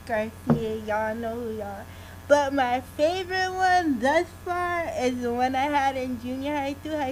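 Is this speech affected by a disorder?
Yes: cerebral palsy.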